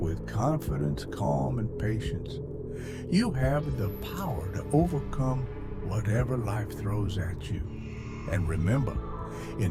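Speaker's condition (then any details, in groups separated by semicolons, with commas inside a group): No condition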